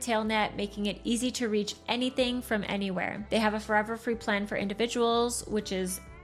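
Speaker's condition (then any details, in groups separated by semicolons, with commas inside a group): No condition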